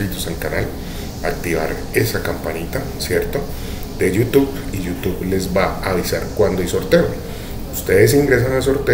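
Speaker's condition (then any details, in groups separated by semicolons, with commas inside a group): No condition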